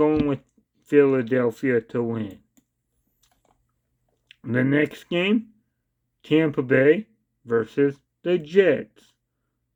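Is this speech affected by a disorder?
Yes: cerebral palsy.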